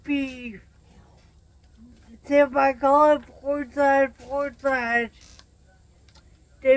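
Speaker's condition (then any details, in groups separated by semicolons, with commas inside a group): Traumatic brain injury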